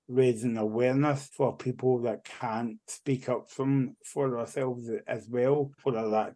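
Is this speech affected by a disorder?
Yes: cerebral palsy; cerebral palsy affecting right side, used Zimmer frame when younger, school physio to walk unaided; walks and talks now; childhood speech hard for others to understand, speech therapy at school, learned to talk.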